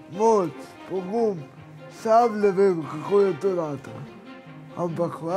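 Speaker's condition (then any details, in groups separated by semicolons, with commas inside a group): Spastic cerebral palsy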